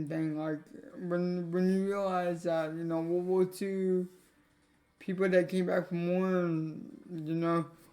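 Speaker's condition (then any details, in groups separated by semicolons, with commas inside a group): Cerebral palsy; affects legs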